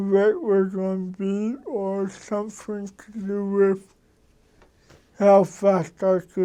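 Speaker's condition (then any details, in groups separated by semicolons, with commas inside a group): Cerebral palsy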